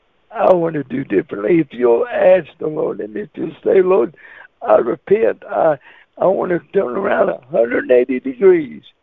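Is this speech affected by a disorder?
Yes: cerebral palsy; wheelchair user.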